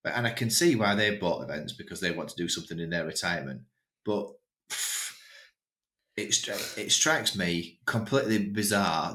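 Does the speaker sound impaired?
No.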